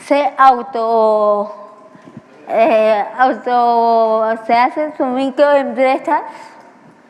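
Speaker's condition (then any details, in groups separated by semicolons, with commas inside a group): Cerebral palsy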